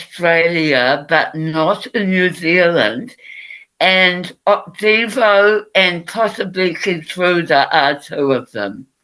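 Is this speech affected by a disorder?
Yes: head and neck cancer; surgery, radiotherapy, dental implants; severe dental and oral issues, further mouth surgery pending.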